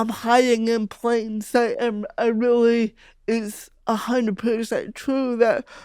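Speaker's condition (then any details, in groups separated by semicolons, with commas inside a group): Cerebral palsy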